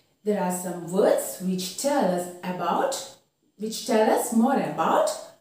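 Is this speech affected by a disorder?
No.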